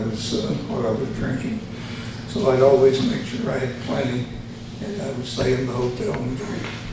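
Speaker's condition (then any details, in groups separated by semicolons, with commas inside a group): Tongue cancer surgery; third tumor removed about a year ago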